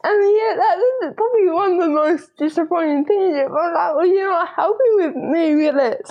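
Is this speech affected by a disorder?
Yes: cerebral palsy; spastic diplegia, both legs affected, hands mildly affected, found not developing properly, early intervention therapy; teenager, fully mobile without wheelchair, scooter planned through NDIS, on medication, no surgery yet; speech a bit odd, typing easier, computer full-time for schoolwork since grade one.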